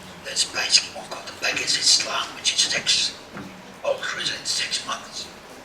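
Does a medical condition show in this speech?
Yes: laryngectomy; total laryngectomy for laryngeal cancer, radiotherapy, speaking valve; speaks with speaking valve, valve replaced about every 3 months.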